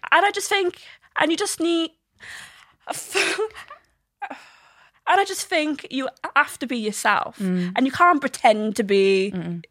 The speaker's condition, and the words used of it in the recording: Stuttering. I can't even say it. All right, let me just, you know, I have to take a deep breath.